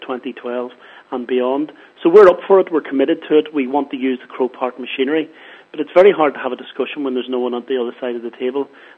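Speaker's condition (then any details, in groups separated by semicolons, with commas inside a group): No condition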